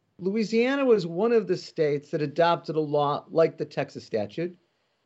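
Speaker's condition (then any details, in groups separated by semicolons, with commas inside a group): No condition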